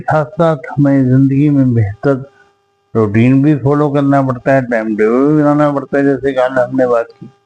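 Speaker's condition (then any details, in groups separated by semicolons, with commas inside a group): Cerebral palsy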